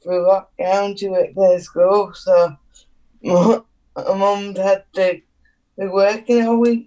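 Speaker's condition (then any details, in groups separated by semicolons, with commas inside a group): Cerebral palsy; needs adapted housing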